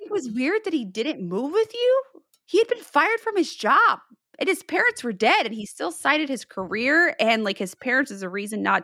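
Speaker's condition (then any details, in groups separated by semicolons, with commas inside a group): No condition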